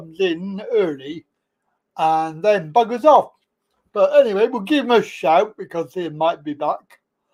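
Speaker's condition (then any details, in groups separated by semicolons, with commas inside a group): Cerebral palsy; back surgery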